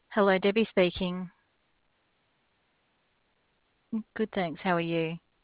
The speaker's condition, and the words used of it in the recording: None; typical speech.